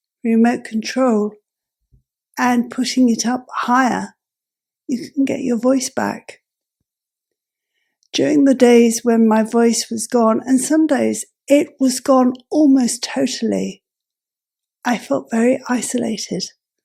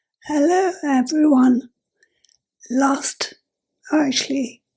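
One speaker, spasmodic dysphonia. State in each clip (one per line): DBS amplitude increased
DBS at usual low amplitude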